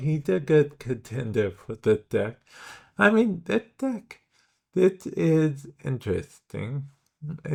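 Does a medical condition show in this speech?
Yes: cerebral palsy.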